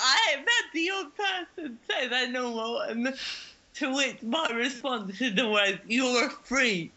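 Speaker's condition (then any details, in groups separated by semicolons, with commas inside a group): Cerebral palsy; cerebral palsy since childhood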